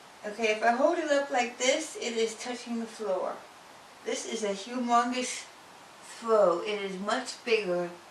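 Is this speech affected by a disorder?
Yes: head and neck cancer; had speech therapy.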